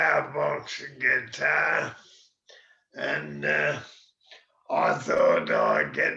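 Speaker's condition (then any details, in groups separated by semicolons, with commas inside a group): MND; voice affected early, stable since diagnosis, can no longer sing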